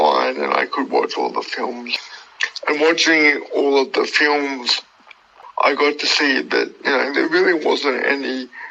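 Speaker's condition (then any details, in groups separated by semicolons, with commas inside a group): Cerebral palsy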